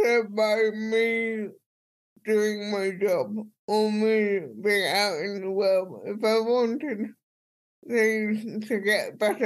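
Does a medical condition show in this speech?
Yes: cerebral palsy.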